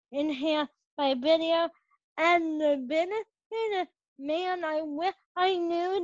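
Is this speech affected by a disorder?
Yes: cerebral palsy; present from birth; age 21.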